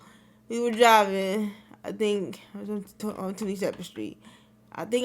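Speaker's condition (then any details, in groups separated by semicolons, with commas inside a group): Cerebral palsy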